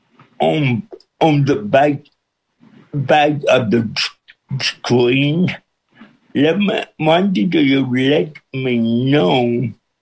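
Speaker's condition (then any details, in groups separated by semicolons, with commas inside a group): Cerebral palsy with speech impediment; cerebral palsy since birth; John Hayes feared nobody could understand, audience followed within minutes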